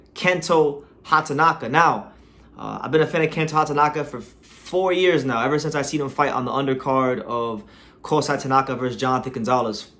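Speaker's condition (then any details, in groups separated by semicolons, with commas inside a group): No condition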